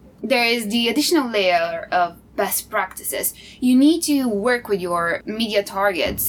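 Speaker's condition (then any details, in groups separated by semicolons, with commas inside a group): No condition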